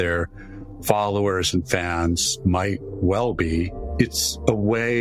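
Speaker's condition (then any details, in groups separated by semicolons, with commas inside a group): No condition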